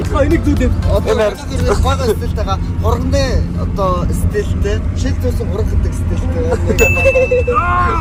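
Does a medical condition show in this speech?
No.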